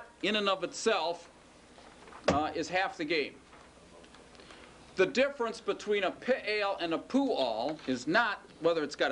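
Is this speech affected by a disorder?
No.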